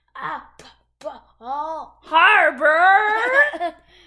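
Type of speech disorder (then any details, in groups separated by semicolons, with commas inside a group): Apraxia of speech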